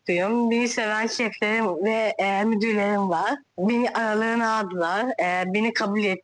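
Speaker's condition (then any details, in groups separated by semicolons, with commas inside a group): Down syndrome; 33-year-old woman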